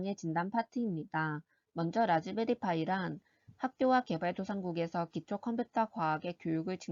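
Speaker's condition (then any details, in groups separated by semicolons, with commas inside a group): No condition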